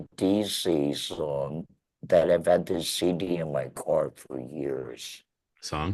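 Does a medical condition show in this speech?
Yes: laryngectomy; 11 years since surgery.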